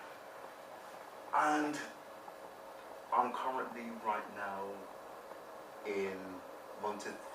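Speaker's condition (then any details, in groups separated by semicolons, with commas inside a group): No condition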